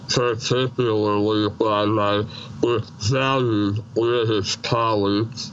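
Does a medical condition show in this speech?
Yes: Treacher Collins syndrome, severe.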